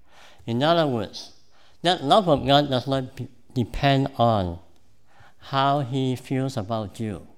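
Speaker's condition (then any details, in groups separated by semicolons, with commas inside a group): Cleft palate; congenital cleft palate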